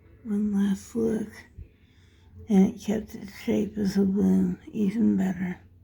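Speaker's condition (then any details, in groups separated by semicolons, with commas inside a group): Dystonia; rare neurological movement disorder; affects how speech sounds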